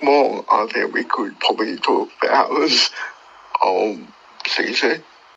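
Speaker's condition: Cerebral palsy; born two months premature

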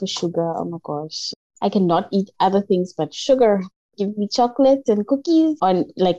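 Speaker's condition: No condition

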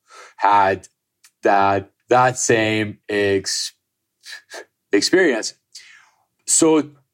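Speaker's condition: Stutter; stutter since early childhood, disfluency noticed by mother by age two, severe growing up; still stutters, past McGuire program speech therapy with breathing technique, mall exercise talking to hundred strangers; audible stutter, part-word repetitions, worse when anxious, stutters in six languages; repeated sounds, repeated words

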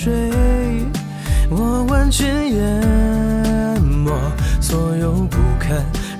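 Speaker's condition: No condition

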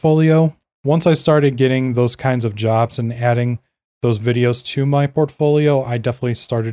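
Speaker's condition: No condition

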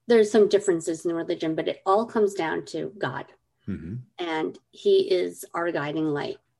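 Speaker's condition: Cleft lip and palate; congenital

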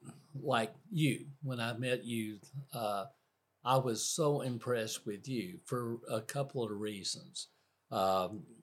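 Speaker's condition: Aphasia after stroke, primary progressive aphasia; initially no talking, reading or writing, one word only, understood everything, now thinks of every word

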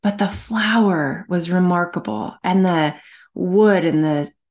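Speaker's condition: No condition

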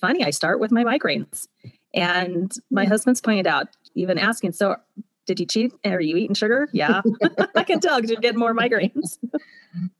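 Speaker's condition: No condition

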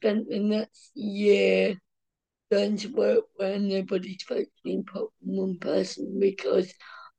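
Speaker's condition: Cerebral palsy, mild

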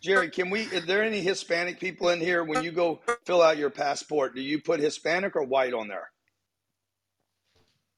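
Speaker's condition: No condition

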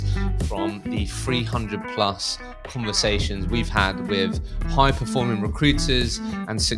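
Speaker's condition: No condition

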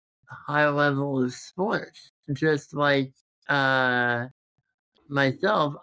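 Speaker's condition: Congenital muscular dystrophy; present since birth

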